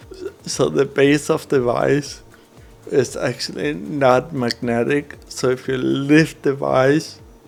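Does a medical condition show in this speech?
Yes: cerebral palsy.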